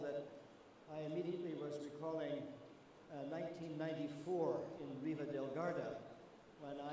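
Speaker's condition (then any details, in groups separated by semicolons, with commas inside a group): No condition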